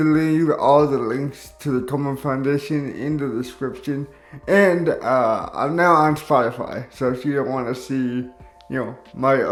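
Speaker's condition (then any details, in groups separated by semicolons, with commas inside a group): Cerebral palsy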